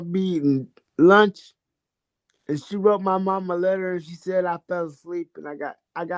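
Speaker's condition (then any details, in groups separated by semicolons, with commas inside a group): Cerebral palsy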